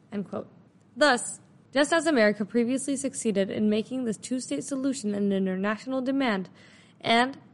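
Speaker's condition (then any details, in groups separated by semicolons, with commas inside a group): No condition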